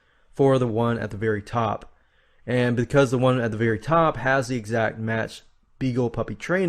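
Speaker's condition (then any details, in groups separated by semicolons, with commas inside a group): No condition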